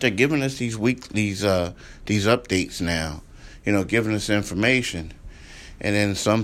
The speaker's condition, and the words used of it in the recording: None; typical speech.